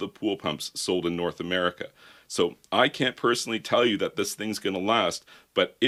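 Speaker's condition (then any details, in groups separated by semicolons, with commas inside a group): No condition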